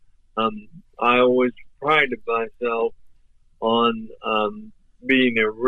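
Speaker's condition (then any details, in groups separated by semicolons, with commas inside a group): ALS; recently diagnosed, wheelchair being prepared; voice off but clear and understandable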